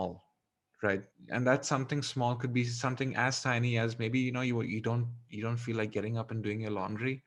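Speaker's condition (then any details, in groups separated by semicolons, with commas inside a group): No condition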